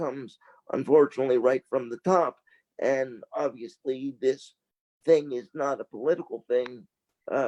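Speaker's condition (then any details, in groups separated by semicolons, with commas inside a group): Cerebral palsy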